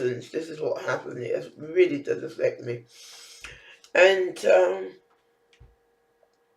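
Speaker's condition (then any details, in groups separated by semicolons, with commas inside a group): Facial palsy; can barely hear own speech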